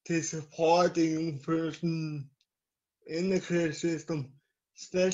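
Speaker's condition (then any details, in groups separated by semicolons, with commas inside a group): Cerebral palsy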